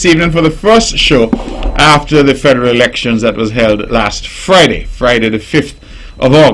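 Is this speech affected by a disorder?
No.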